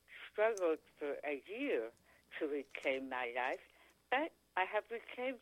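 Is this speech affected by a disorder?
Yes: tongue cancer; stage 4 tongue cancer, chronic sore throat, 3/4 tongue removed by dr. Oxford, second surgery; after surgery could not speak or swallow, feeding tube, now speaks pretty clearly.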